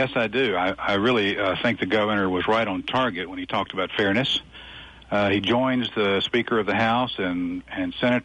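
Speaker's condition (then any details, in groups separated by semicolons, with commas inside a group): No condition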